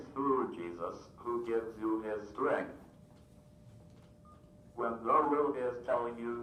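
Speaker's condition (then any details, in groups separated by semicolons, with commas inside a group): Cerebral palsy, athetoid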